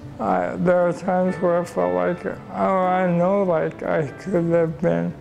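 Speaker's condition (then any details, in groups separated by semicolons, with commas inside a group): ALS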